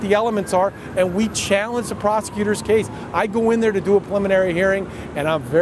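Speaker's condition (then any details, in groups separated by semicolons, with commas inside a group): No condition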